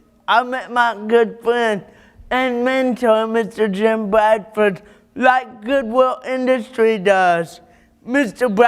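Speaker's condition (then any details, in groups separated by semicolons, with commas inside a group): Cerebral palsy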